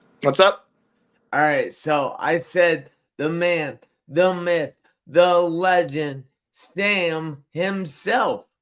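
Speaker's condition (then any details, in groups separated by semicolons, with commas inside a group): Traumatic brain injury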